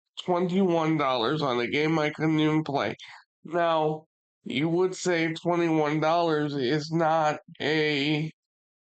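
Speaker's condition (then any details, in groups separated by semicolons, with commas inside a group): Cerebral palsy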